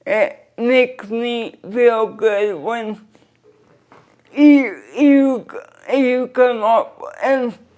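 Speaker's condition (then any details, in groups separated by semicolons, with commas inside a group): Cerebral palsy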